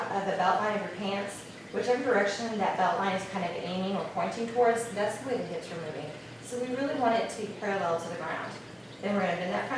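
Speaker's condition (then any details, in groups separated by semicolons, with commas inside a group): No condition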